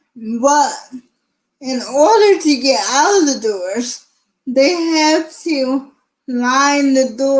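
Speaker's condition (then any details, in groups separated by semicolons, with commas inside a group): Cerebral palsy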